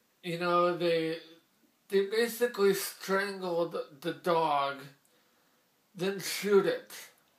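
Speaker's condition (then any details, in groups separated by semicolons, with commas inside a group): Mobius syndrome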